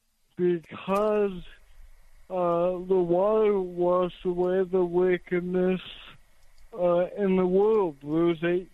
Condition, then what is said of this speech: Cerebral palsy. It's all ... because his disability causes him to speak slowly.